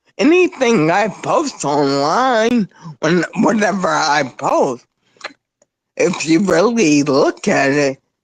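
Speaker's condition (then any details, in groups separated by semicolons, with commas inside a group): Spinocerebellar ataxia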